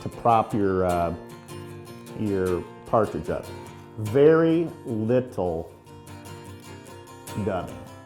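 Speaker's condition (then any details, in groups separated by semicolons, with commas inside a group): No condition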